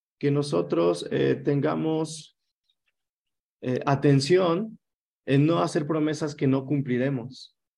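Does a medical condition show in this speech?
No.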